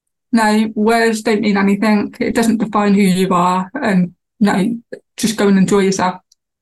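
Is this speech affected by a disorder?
Yes: deafness, lost hearing around age 4; cochlear implant; cochlear implant after university, deteriorated after car accident, internal implant replaced.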